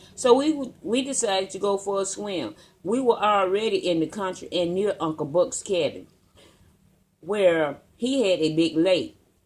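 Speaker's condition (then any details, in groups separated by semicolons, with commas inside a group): No condition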